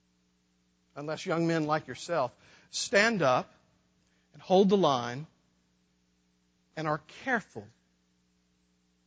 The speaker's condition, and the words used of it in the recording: None; typical speech.